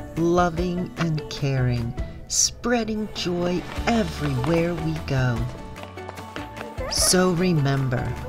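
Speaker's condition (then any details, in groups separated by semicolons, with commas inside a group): No condition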